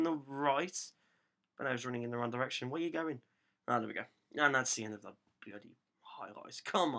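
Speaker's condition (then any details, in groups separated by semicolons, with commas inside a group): No condition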